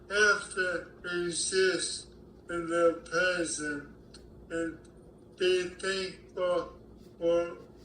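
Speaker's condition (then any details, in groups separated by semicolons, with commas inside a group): ALS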